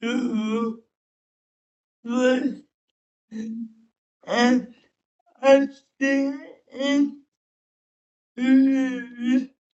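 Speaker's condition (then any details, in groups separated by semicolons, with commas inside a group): Cerebral palsy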